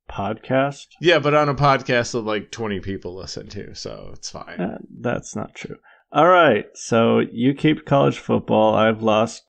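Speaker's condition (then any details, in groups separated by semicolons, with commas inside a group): No condition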